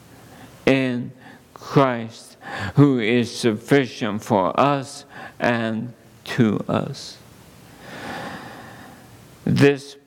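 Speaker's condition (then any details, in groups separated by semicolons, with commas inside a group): ALS; under neurologist care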